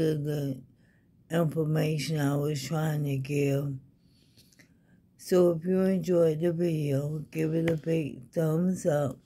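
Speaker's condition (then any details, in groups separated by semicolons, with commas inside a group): ALS; needs help with daily activities, fatigue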